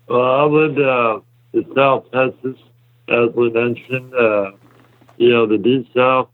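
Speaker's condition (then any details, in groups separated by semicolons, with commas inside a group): Muscular dystrophy; congenital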